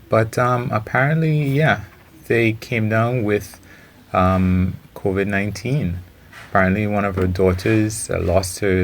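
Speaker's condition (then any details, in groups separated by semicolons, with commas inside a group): No condition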